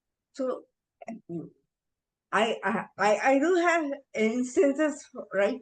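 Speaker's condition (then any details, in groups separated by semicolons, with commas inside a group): Encephalitis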